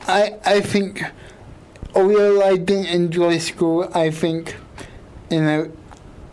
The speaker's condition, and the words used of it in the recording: Cerebral palsy. I think I'm understandable, but it's obvious that I got a speech impediment.